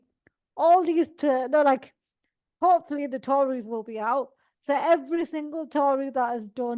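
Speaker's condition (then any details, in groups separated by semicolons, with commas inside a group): Cerebral palsy; all four limbs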